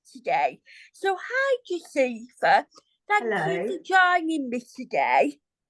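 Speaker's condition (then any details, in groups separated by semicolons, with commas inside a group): Cerebral palsy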